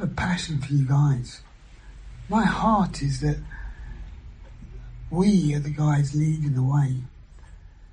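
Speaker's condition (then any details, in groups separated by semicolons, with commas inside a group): Throat cancer surgery, vocal injections; cancerous neck tumour, operations at Guy's, radiotherapy, one vocal cord half paralysed, deaf one ear, BAHA hearing aid; years after treatment, three vocal cord injections, swallow disorder, chokes on food; whispered after surgery, two or three words per breath, injections now allow full sentences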